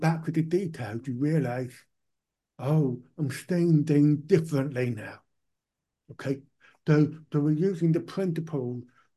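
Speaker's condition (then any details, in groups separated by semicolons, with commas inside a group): Profound deafness; born profoundly deaf, cochlear implant one ear after ear problem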